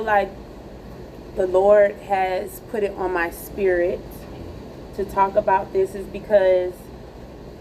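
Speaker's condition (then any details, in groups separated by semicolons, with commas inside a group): No condition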